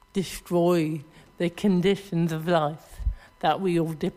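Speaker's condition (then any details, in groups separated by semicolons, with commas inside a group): Cerebral palsy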